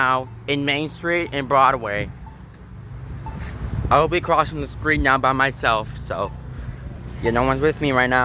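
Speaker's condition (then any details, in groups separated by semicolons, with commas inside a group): No condition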